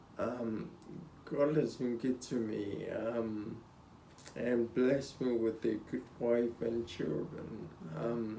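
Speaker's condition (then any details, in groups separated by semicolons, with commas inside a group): Spinocerebellar ataxia (sca7)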